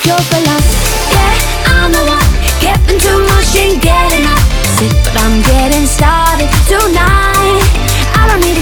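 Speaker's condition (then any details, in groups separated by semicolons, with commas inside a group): No condition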